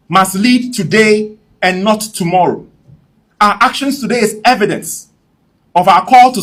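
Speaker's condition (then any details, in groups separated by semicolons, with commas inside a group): No condition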